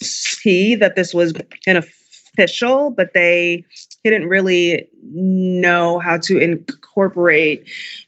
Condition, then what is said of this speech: Stuttering. So I'm a person who stutters.